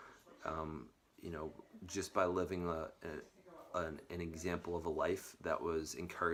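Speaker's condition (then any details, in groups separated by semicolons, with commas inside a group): No condition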